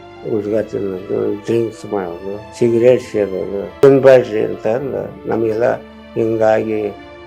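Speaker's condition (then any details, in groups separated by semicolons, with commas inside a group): Tongue cancer surgery; tongue cancer, began as lump inside tongue, tobacco and alcohol; tongue surgery with reconstruction, chemotherapy, radiation, immunotherapy, recurred; soft food only, eating difficult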